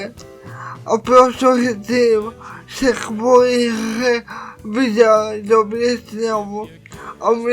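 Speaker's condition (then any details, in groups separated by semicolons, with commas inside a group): Cerebral palsy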